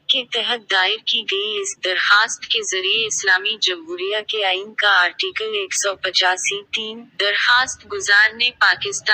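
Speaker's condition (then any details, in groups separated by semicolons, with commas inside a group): No condition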